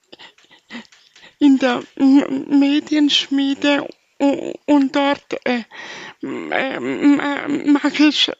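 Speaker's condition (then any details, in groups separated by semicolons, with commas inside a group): Spastic paralysis from birth; affects all four limbs, walking impairment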